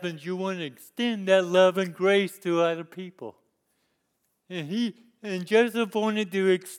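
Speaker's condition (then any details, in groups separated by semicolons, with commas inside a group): Cerebral palsy; lifelong disability since youth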